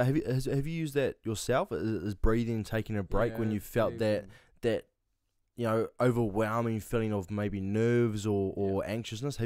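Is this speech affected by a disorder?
No.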